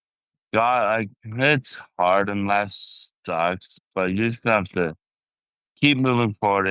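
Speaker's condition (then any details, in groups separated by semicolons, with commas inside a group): Traumatic brain injury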